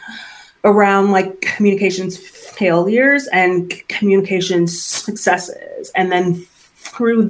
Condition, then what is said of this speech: Stuttering. And so I have this sort of apprehension focused on, like, communicating things in a fluent and understandable way.